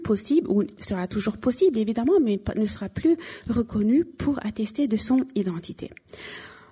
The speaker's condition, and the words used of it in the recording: No condition.